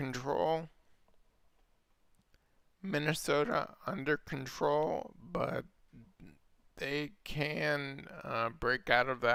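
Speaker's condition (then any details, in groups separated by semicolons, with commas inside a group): Multiple sclerosis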